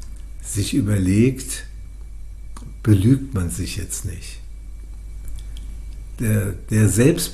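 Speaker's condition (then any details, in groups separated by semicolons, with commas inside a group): Parkinson's disease; physically active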